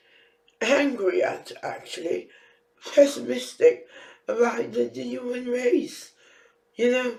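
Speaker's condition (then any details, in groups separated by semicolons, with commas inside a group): Facial palsy; can barely hear own speech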